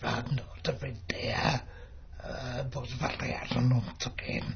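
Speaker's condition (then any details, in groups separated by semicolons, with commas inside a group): Dystonia with speech disorder; lifelong, first noticed at age 6 in primary school, could not write as a child; can only speak slowly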